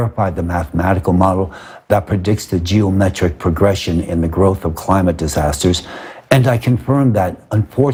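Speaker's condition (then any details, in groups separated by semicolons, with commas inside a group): No condition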